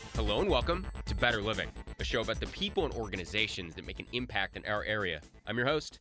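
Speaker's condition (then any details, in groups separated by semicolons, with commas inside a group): No condition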